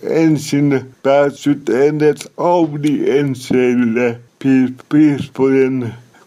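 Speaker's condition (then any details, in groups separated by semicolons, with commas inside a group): Cerebral palsy; somewhat unclear, self-described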